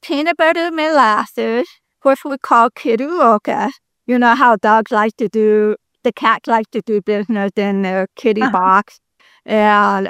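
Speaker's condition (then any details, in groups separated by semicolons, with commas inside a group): Deafness; congenital complete deafness, found by tests at age four, not talking as young twin; speaks very well per host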